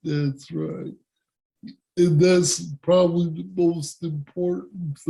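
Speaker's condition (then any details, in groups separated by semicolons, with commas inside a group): Cerebral palsy; present from birth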